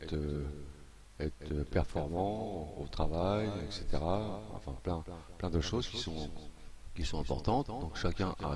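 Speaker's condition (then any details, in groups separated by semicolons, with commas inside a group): No condition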